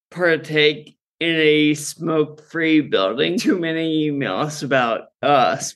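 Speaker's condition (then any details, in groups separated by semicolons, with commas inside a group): Friedreich's ataxia; progressive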